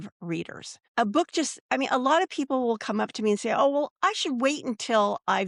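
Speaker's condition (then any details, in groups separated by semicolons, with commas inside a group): No condition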